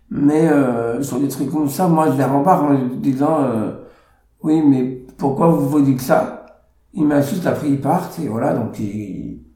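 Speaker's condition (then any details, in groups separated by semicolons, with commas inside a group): Down syndrome; present from birth, three copies of chromosome 21, slower than others at work and in daily life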